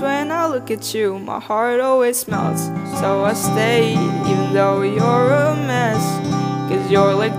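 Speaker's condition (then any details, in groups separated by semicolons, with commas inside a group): No condition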